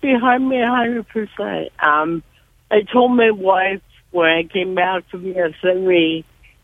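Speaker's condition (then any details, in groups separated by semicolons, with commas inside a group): Cerebral palsy, severe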